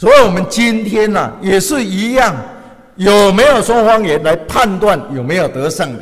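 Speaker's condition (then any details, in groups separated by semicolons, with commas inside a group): No condition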